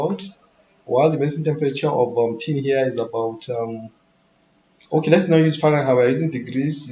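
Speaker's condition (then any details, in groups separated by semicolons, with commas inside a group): No condition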